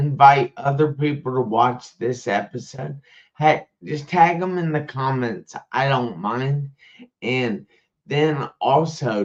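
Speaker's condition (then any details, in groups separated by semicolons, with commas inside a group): Traumatic brain injury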